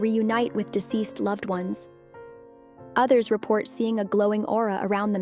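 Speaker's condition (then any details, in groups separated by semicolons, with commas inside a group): No condition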